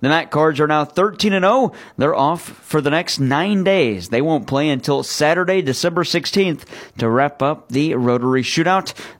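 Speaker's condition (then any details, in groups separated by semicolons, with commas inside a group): No condition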